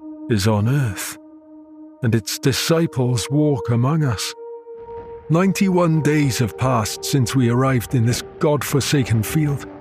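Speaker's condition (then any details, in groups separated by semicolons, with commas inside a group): No condition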